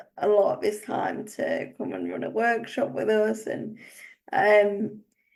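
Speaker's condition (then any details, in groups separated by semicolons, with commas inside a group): Cerebral palsy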